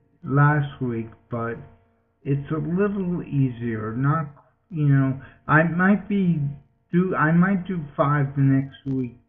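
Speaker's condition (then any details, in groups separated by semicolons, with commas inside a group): Multiple sclerosis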